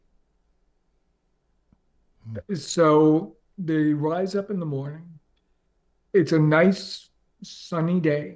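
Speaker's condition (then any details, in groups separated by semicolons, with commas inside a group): ALS; progressive, onset leg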